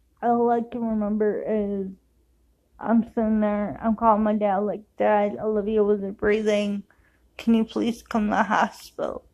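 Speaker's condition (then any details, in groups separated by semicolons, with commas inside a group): Cerebral palsy; affects walking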